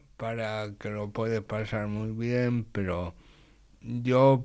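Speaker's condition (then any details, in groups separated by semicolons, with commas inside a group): Condition akin to cerebral palsy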